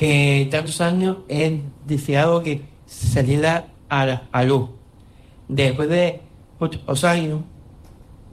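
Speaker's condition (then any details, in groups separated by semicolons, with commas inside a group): Down syndrome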